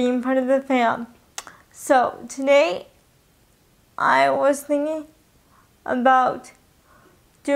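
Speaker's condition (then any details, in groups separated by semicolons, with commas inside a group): Spastic quadriplegic cerebral palsy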